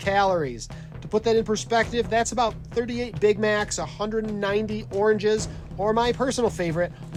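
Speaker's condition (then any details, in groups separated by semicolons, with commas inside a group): No condition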